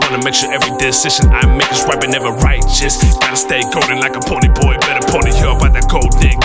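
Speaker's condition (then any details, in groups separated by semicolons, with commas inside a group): No condition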